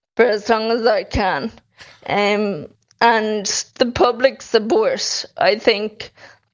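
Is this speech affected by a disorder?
Yes: Friedreich's ataxia; drug treatment refused, campaigning for access.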